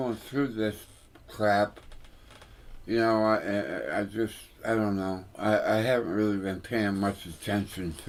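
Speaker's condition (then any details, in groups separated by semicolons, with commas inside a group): Tongue cancer; tongue tumor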